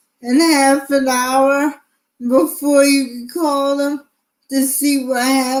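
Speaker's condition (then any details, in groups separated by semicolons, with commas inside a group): Cerebral palsy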